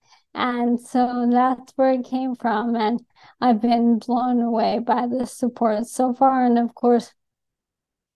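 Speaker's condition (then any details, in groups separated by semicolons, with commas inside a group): ALS; noticeable on podcasts and shows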